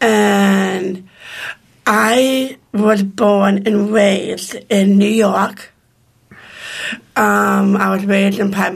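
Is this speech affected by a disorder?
Yes: Down syndrome; from birth, born in Rochester, raised in Palmyra, New York.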